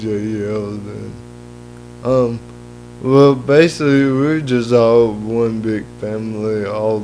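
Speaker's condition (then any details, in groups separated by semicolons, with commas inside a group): Cerebral palsy; lifelong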